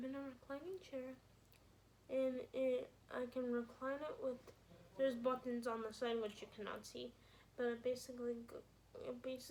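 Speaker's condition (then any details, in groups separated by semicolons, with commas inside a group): Spastic quadriplegic cerebral palsy; spastic quadriplegic, all four limbs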